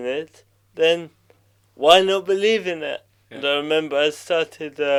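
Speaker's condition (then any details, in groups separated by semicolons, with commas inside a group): Cerebral palsy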